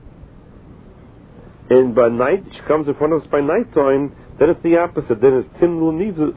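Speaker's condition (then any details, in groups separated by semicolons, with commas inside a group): No condition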